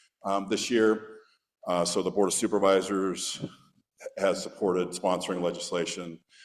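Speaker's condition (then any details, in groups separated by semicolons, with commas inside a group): No condition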